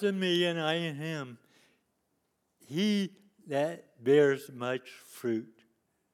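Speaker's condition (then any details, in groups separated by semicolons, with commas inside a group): Cerebral palsy; lifelong disability since youth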